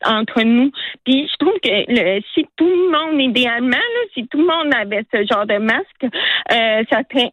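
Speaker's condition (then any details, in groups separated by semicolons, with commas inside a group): Hearing loss; relies on lip reading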